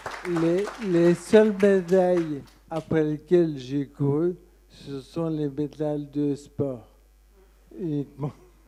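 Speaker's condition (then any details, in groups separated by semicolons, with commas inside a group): Friedreich's ataxia; effortful speech, effort to stand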